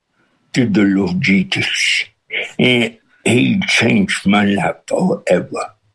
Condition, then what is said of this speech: Cerebral palsy. The moment I took to the pulpit, John, you know, about 5 minutes later, John really got into what I was saying.